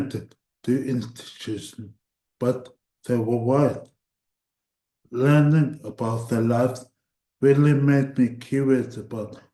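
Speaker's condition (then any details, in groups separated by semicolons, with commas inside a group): Cerebral palsy; voice tires at times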